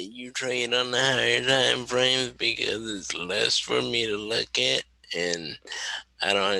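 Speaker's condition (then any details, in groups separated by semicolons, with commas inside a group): Cerebral palsy; wheelchair user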